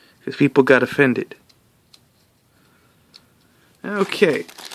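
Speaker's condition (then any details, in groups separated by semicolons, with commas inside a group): No condition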